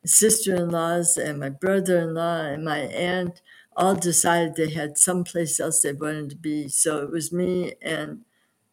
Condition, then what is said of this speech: Aphasia. If I'm overly tired, because I have what's called aphasia, and a lot of people have that, and that means that your voice is affected, and you caught on to that right away.